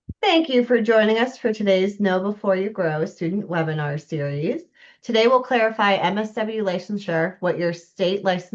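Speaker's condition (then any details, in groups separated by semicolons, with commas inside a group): No condition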